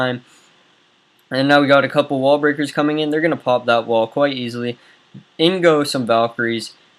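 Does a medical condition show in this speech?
No.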